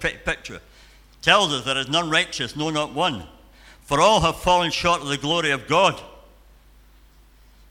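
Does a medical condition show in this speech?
Yes: cleft palate and cleft lip.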